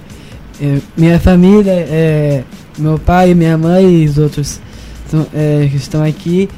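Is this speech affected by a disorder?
Yes: Down syndrome; genetic, present from birth, recognized soon after birth.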